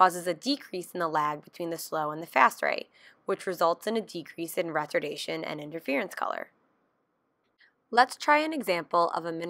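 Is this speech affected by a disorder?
No.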